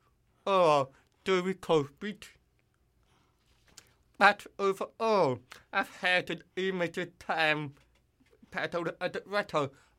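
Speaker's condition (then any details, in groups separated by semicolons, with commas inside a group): Deafness; cannot follow distant speakers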